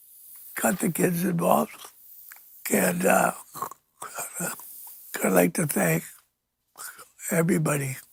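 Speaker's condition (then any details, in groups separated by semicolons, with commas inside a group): ALS; onset with twitching, three years to confirm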